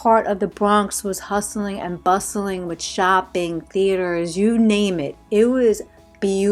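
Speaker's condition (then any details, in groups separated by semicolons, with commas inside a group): No condition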